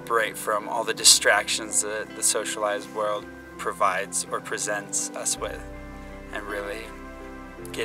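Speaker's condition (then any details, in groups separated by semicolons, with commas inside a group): No condition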